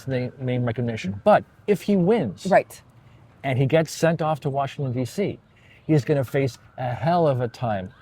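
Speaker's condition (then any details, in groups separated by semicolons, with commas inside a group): No condition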